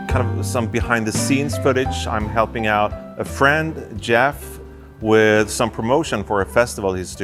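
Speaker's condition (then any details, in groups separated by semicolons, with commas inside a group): No condition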